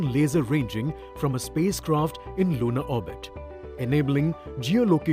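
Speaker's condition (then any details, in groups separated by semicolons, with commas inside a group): No condition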